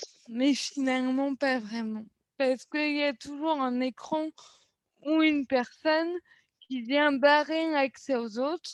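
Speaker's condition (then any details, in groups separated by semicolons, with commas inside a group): Cerebral palsy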